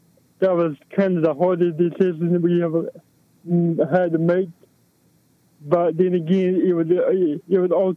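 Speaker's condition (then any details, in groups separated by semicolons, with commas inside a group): Cerebral palsy; balance and posture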